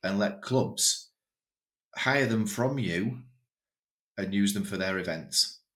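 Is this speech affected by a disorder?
No.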